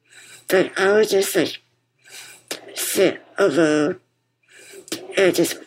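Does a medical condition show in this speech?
Yes: muscular dystrophy; form of muscular dystrophy diagnosed as toddler, wheelchair user, relies on others for most daily activities; wears bipap machine to help breathe during conversation; bipap machine audible throughout conversation.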